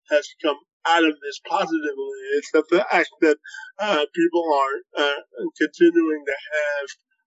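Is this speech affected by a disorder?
Yes: cerebral palsy, spastic quadriplegia.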